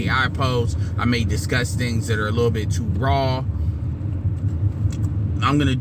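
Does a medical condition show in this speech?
No.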